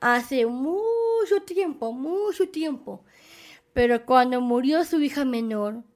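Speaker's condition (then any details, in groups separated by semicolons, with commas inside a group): Down syndrome; present from birth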